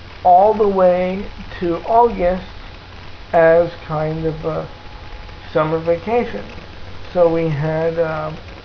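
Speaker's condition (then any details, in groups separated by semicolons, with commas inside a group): Cerebral palsy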